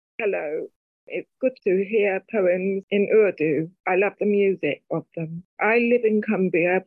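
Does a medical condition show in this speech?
Yes: profound deafness, cochlear implant; profound deafness with overnight onset, then sudden total deafness 11 years ago; very limited sound through auditory pathway despite implant, lack of captions caused difficulties.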